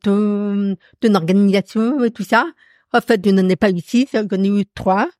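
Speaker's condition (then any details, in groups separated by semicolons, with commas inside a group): Profound congenital deafness; accent from deafness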